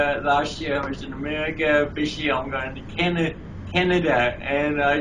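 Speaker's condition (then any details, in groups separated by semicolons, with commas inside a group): Cerebral palsy; mild brain injury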